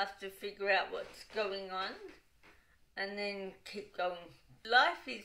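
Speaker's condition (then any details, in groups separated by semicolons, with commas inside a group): Cerebral palsy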